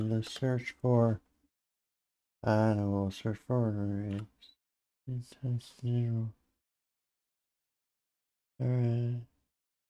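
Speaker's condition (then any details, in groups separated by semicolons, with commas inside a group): Parkinson's disease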